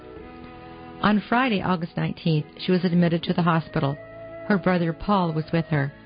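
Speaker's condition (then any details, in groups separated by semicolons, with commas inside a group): No condition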